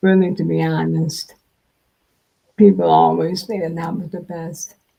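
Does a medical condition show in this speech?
Yes: multiple sclerosis.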